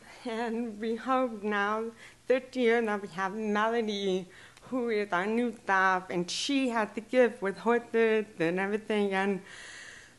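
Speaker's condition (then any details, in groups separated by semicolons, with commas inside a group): Deaf and hard of hearing; hearing aid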